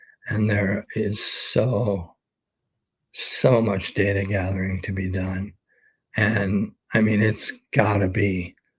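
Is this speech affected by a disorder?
Yes: ALS; expects to lose voice very soon.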